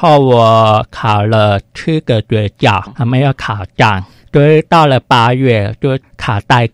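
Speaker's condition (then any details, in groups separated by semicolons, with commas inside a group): Hearing impairment; congenitally deaf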